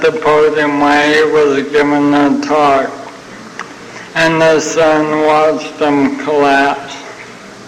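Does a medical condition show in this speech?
Yes: ALS (Lou Gehrig's disease); sounds like having had a couple of drinks.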